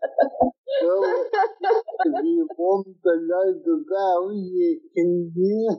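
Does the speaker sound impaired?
Yes: cerebral palsy; from birth, caused by lack of oxygen to the brain.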